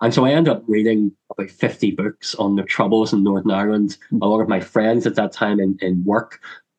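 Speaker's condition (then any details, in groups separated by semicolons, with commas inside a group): Cleft lip and palate; congenital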